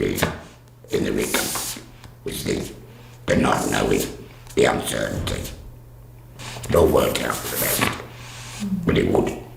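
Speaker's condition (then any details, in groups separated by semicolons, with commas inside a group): Laryngectomy; still has voice after operation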